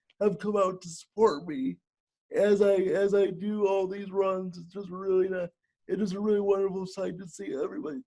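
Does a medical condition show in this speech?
Yes: cerebral palsy.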